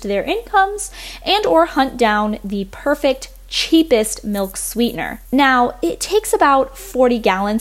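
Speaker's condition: No condition

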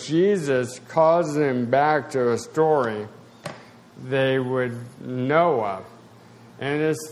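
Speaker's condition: Spasticity, mild

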